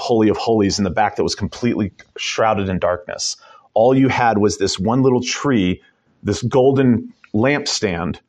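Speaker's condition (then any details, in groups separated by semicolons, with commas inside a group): No condition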